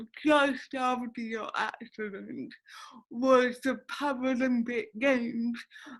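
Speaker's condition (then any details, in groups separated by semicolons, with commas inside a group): Cerebral palsy; affects speech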